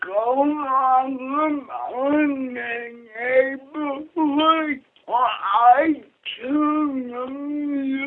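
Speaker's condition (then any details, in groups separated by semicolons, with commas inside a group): Cerebral palsy; speech hard for others to understand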